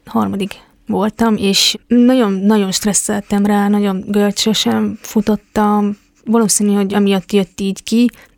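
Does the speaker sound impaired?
Yes: deafness; tried signing with Japanese sign-language users at the competition.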